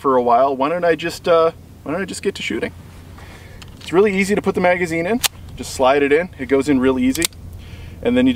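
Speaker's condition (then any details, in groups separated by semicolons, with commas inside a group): No condition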